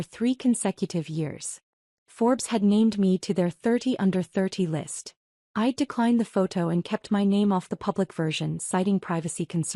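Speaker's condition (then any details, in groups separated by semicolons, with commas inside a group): No condition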